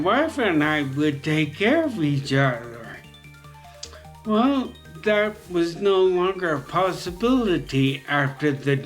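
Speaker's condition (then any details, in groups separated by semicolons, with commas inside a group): Traumatic brain injury; very debilitating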